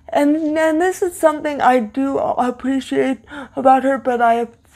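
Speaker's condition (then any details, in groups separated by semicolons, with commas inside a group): Cerebral palsy, severe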